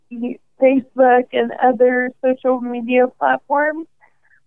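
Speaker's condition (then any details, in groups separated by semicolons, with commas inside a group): ALS; probable category ALS, first symptoms noticed in hand, 18 months to diagnosis, diagnosed at 27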